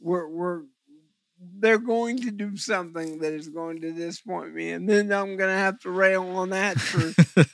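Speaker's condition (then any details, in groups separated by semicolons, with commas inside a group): Cerebral palsy; eyes weird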